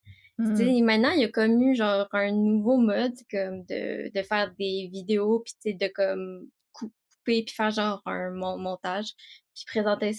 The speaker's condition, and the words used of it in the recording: Stuttering. Je suis quand même dans un passage ces années-là que ça va vraiment mieux.